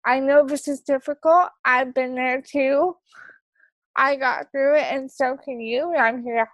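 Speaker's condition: Cerebral palsy; wheelchair use, onset before birth

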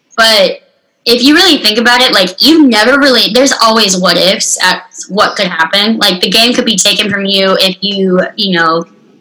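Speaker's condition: Unilateral cleft lip and palate, severe; later stroke affected speaking

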